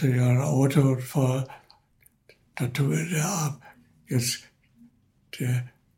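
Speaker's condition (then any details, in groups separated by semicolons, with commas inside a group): Parkinson's disease; progressive Parkinson's disease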